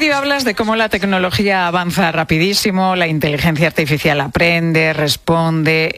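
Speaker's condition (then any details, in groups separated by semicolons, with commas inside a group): No condition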